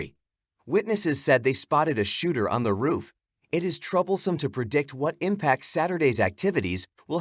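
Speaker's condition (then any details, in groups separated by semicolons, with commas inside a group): No condition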